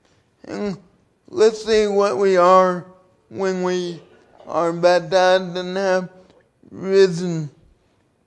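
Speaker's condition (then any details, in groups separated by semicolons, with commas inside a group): Cerebral palsy; 37 years since onset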